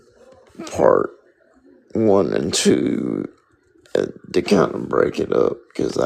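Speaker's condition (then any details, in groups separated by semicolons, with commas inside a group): Spastic quadriplegic cerebral palsy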